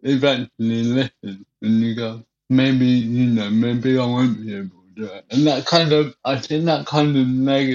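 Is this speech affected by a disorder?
Yes: cerebral palsy; wheelchair.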